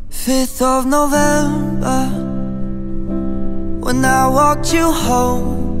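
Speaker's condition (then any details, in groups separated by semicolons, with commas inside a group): No condition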